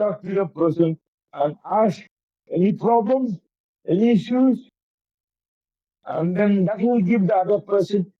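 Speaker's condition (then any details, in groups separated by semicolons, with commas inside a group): Cerebral palsy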